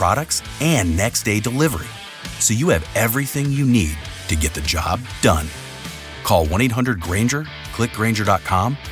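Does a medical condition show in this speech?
No.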